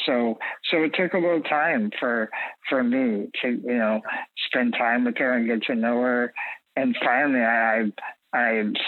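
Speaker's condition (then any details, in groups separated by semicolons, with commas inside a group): Spinal muscular atrophy type 2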